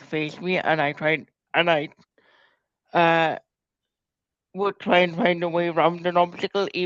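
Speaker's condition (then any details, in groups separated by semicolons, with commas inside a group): Cerebral palsy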